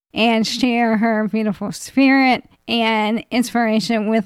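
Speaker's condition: ALS; very slow progression

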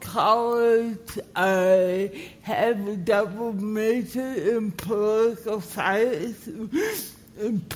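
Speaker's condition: Cerebral palsy; cerebral palsy from lack of oxygen to brain at birth

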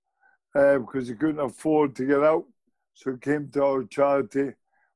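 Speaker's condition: Motor neurone disease; diagnosed at 46 after about 6 months, began with twitches and muscle wasting, no pain, no effective drug; still speaks, host calls speech eloquent

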